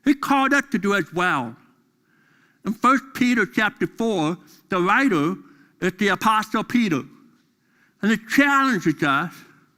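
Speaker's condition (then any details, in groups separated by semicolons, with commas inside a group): Deafness; deaf during school years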